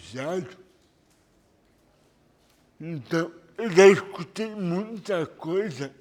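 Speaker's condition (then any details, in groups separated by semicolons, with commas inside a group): Cerebral palsy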